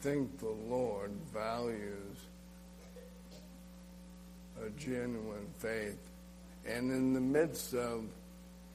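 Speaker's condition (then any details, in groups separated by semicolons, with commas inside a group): ALS; spitting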